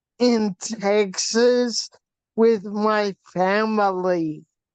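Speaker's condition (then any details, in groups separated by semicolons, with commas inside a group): Facial paralysis from hydrocephalus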